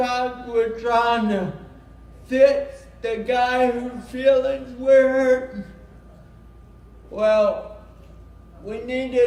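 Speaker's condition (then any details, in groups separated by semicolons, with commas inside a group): Cerebral palsy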